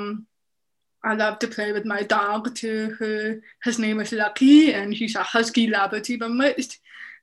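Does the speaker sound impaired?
Yes: deafness; profound, noticed at 7 months, unknown cause, bilateral cochlear malformation, left cochlear implant at 3; left cochlear implant processor, right hearing aid, FM system, lip reads, masks hinder lip reading; speech therapy for speaking and listening in deaf and hard of hearing program.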